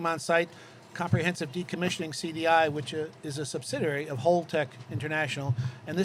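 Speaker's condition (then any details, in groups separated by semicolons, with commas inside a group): No condition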